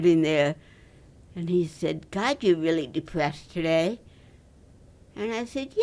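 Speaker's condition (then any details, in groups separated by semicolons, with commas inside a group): Cerebral palsy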